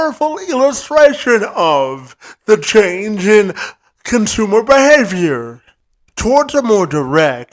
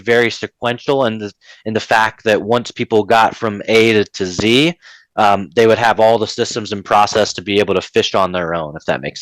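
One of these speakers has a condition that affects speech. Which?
The first: cerebral palsy; present from birth.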